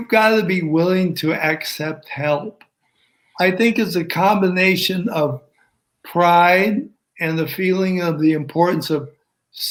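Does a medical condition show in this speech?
Yes: ALS.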